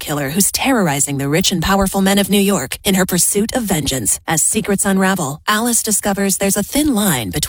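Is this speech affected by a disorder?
No.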